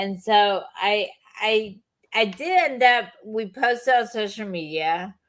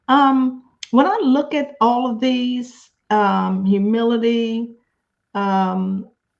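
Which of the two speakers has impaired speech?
The first: chronic lyme disease; multiple symptoms, body deteriorated; improved, can walk; voice and speech unclear.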